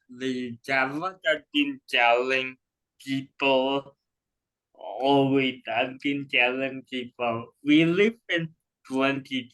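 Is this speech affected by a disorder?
Yes: cerebral palsy.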